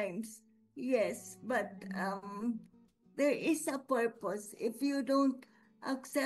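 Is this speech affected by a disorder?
Yes: cerebral palsy.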